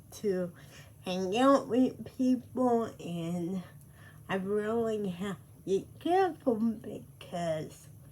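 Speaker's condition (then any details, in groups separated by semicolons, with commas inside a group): Cerebral palsy; speech affected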